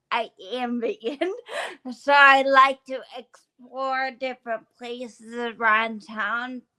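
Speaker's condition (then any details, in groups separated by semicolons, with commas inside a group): Brain injury from boulder; uses wheelchair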